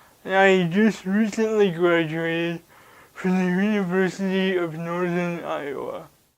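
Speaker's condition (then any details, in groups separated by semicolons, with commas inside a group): Cerebral palsy; hard to understand, slower on some words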